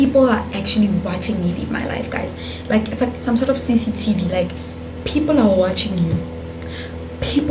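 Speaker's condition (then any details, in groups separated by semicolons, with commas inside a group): No condition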